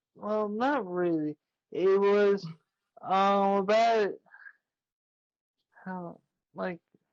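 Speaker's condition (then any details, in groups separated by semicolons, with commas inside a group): Traumatic brain injury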